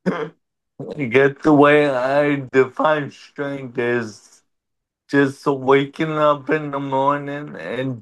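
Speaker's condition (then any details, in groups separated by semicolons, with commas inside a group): Cerebral palsy; uses wheelchair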